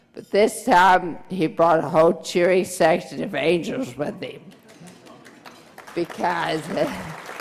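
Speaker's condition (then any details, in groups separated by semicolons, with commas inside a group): Brain injury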